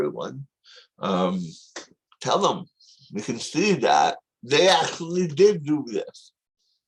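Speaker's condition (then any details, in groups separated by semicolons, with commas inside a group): Tongue cancer surgery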